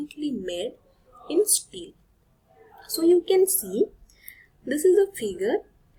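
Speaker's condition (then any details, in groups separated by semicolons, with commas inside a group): No condition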